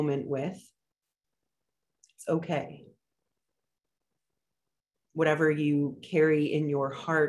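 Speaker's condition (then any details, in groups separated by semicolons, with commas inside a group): No condition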